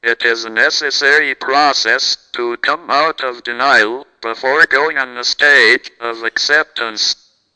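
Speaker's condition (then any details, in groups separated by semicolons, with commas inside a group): Cerebral palsy, speech-generating device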